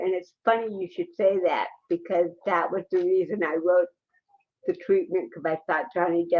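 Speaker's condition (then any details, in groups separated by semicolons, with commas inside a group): Cerebral palsy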